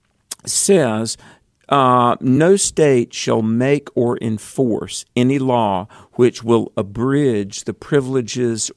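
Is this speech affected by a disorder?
No.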